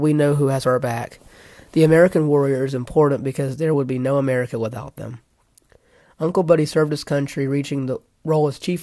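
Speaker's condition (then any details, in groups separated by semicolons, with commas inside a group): No condition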